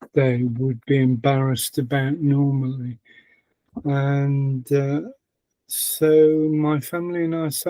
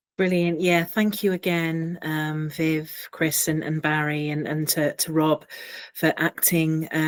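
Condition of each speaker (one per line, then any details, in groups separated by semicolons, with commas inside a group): Parkinson's
No condition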